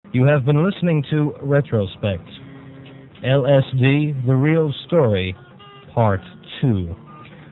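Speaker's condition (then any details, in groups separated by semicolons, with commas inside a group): No condition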